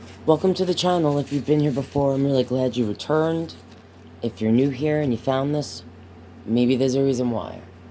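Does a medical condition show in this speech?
No.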